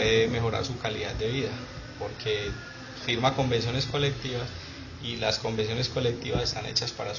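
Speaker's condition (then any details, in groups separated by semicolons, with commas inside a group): No condition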